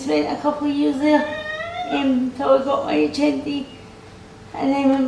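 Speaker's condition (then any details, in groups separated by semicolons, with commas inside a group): Cerebral palsy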